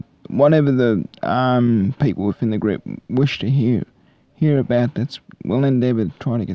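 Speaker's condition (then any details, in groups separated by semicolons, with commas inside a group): Cerebral palsy; cerebral palsy from birth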